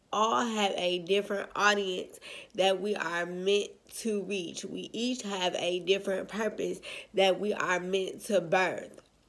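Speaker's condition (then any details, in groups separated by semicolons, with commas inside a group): Cerebral palsy, spastic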